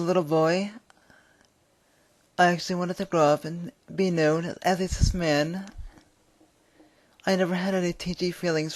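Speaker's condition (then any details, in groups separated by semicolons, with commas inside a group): Cerebral palsy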